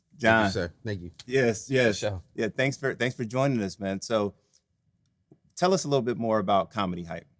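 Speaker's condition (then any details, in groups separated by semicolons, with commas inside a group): No condition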